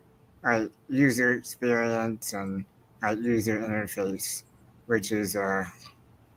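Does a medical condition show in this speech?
Yes: spinal muscular atrophy.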